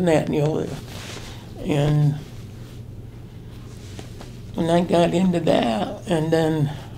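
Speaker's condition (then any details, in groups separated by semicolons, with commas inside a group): Traumatic brain injury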